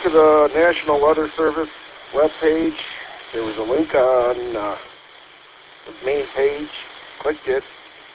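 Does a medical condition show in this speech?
No.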